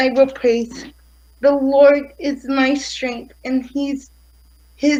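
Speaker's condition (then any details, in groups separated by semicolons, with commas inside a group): Cerebral palsy; affects fine motor skills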